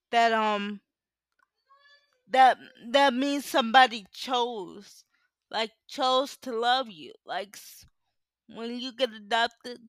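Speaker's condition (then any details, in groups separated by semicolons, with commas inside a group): Cerebral palsy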